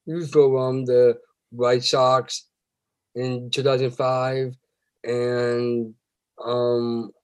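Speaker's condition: Down syndrome

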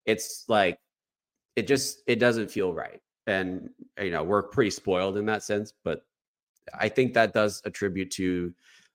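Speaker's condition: No condition

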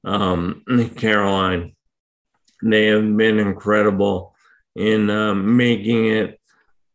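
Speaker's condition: ALS; diagnosed with ALS last year; difficulty speaking for long periods

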